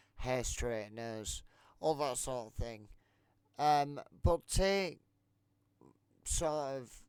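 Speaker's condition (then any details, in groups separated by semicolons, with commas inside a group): Multiple sclerosis; affects legs; legs weak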